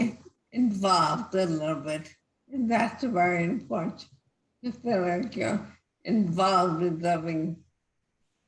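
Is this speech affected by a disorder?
Yes: multiple system atrophy; weakened speaking.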